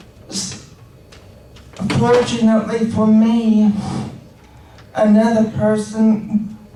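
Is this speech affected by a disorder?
Yes: cerebral palsy; wheelchair user; diagnosed age 2, age 28.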